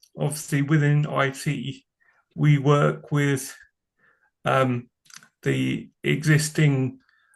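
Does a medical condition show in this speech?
Yes: cerebral palsy; from birth.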